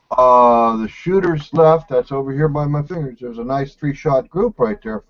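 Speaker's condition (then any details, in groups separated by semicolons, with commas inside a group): No condition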